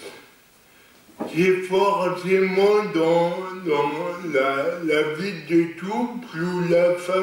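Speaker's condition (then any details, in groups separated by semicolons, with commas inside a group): Cerebral palsy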